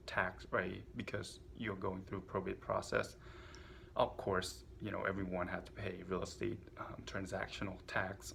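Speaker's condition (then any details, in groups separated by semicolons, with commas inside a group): No condition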